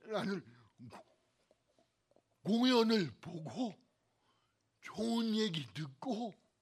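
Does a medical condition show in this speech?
Yes: cerebral palsy; bent body.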